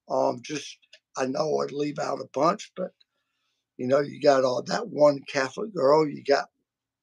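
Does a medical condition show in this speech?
Yes: vocal cord surgery; multiple vocal cord surgeries, including laser treatment; voice may sound harsh or grouchier than intended.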